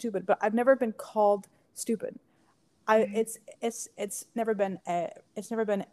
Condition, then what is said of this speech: Stuttering. And of course, when I get nervous, it gets worse.